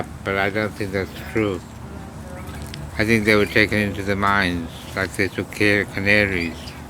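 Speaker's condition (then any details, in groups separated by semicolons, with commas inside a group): Parkinson's disease; hypersalivation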